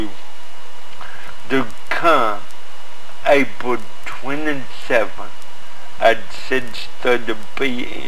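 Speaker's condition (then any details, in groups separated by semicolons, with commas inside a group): Cerebral palsy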